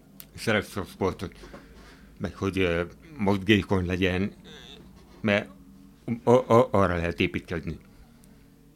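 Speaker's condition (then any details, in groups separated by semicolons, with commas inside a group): Hearing impairment; hard of hearing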